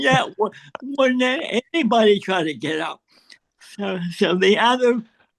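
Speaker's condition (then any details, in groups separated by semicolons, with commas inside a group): Cerebral palsy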